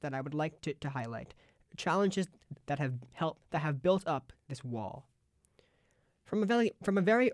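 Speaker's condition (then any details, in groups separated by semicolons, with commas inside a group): Stutter; stutter since early childhood, not expected to go away; ongoing, stutters a lot, somewhat quieter, stuttered at recent meeting; blocks where words could not leave mouth, awkward silences reading aloud, over-analysis of speech grew with age; repeated sounds, repeated words, prolonged sounds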